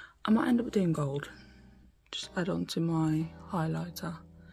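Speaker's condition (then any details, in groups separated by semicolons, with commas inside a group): No condition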